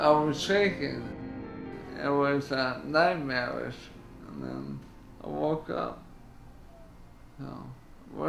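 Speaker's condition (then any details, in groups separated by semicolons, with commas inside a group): ALS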